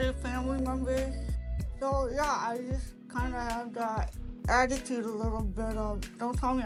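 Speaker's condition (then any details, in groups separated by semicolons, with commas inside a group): Cerebral palsy; later onset, hearing loss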